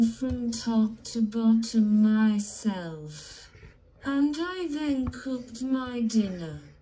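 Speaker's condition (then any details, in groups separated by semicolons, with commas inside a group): Cerebral palsy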